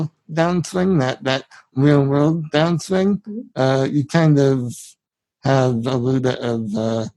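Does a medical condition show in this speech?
Yes: spinal muscular atrophy; genetic, from birth.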